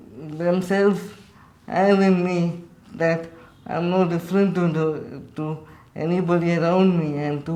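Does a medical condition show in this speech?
Yes: cerebral palsy.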